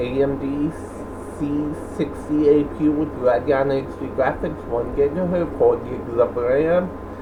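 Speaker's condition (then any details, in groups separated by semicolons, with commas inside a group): Cerebral palsy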